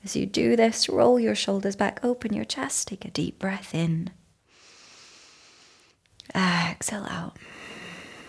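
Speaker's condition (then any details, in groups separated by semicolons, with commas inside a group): No condition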